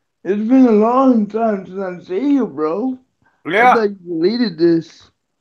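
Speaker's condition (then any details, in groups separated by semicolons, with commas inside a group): Cerebral palsy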